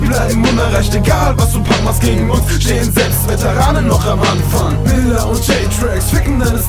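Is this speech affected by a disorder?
No.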